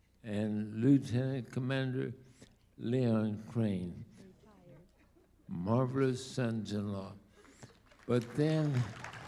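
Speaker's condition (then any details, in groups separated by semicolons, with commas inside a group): ALS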